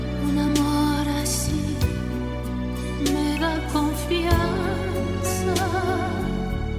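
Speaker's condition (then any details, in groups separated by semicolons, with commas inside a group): No condition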